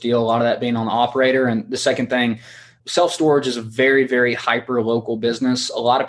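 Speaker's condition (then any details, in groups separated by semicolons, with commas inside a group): No condition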